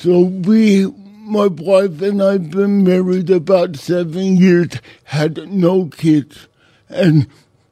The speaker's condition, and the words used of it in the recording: Cerebral palsy. Well, obviously, I have a disability. I'm not drunk.